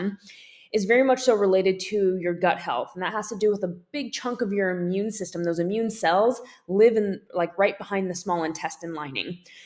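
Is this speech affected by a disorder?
No.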